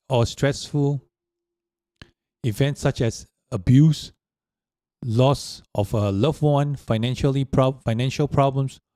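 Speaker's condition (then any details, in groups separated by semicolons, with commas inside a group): No condition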